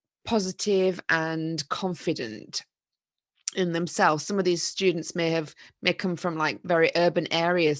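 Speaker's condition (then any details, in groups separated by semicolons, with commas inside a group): No condition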